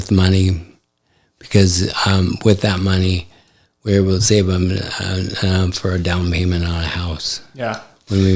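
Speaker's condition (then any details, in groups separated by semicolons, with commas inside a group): ALS; affects hand function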